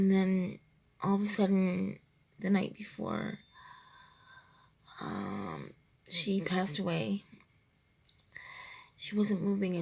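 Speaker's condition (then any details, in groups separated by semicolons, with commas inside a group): Cerebral palsy, triplegia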